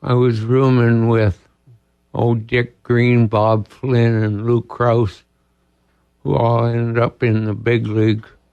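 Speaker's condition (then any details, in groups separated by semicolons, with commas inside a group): ALS; diagnosed about two years ago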